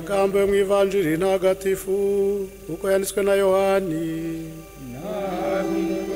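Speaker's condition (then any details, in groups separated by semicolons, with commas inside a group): No condition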